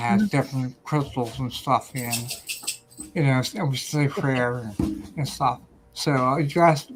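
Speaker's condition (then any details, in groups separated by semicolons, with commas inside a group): Ataxia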